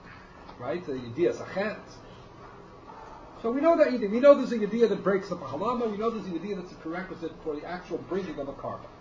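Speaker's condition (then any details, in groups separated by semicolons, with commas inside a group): No condition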